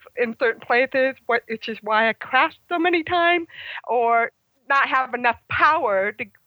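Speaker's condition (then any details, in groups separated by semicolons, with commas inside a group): Congenital hearing loss, congenital, about 75% hearing loss; cannot hear motorcycle engine or tires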